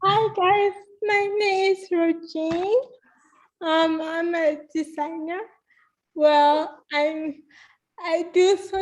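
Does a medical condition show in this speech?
Yes: cerebral palsy.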